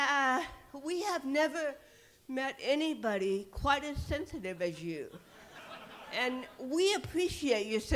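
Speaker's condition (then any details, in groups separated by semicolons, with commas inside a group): Cerebral palsy; titanium neck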